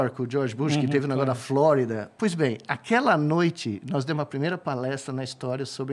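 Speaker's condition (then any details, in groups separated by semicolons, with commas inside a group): No condition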